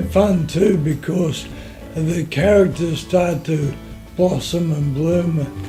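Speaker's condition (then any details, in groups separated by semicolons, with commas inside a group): Motor neurone disease; affects voice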